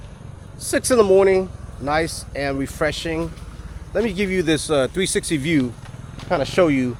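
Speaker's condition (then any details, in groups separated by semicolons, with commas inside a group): No condition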